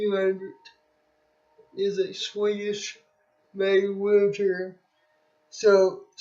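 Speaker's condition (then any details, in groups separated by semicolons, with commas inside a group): Cerebral palsy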